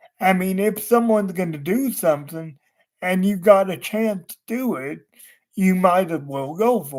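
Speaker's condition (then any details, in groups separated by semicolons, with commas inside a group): Cerebral palsy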